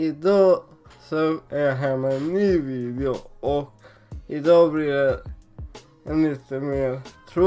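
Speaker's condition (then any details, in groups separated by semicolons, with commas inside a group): Cerebral palsy; birth oxygen loss, fine motor impairment, shaking; walks, wheelchair for long distances; atypical speech, sometimes mistaken for drunk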